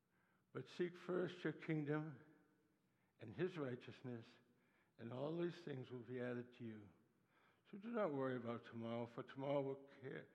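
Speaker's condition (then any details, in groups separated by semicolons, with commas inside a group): Parkinson's disease; Parkinson's with acute demyelinating neuropathy, Parkinson's attacks muscles, neuropathy attacks nerves; in therapy sessions working on walking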